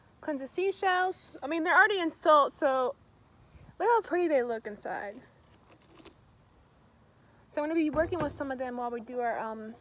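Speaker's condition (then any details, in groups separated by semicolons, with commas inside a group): No condition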